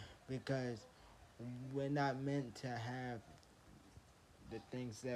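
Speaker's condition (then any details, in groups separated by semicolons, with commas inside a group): Traumatic brain injury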